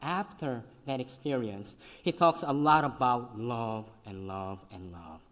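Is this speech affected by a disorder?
Yes: cleft lip and palate, severe; could not suck breast milk as newborn, fed formula and cow milk.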